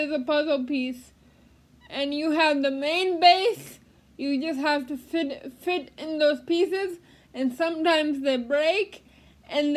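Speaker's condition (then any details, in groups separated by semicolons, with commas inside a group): Cerebral palsy; speech therapy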